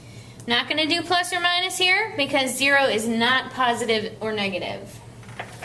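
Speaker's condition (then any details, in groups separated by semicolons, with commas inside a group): No condition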